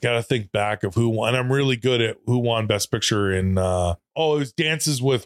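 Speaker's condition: No condition

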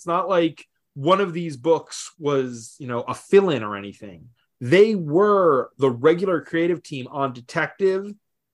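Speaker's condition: No condition

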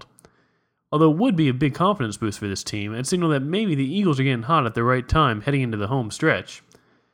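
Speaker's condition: No condition

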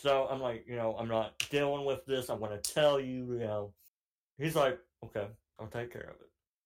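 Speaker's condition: Cleft palate; cleft palate since childhood

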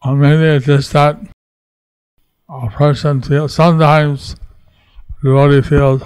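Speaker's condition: Stroke with facial paralysis; unsure listeners can understand, own speech repeated by another speaker

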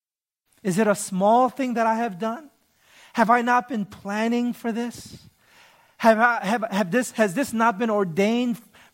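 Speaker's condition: No condition

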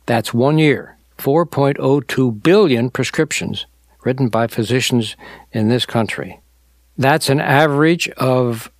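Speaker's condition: No condition

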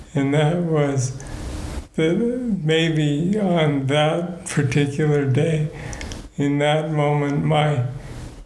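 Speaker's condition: Parkinson's disease; tasks take much longer

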